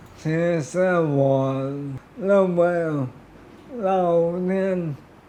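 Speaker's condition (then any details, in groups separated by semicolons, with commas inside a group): Motor neuron disease; affects speech and movement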